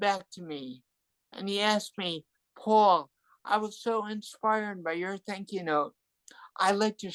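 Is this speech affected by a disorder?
Yes: cerebral palsy; from birth, hearing loss.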